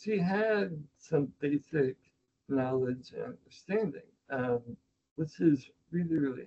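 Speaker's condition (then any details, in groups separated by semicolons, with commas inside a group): Spinal muscular atrophy, type 2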